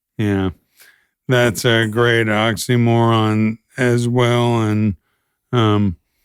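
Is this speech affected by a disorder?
Yes: ALS.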